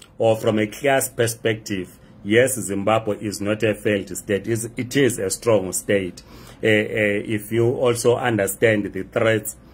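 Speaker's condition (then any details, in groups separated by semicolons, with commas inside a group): No condition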